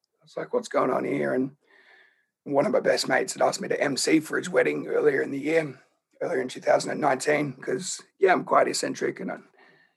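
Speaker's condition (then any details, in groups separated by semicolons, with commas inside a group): Laryngeal cancer; in voice box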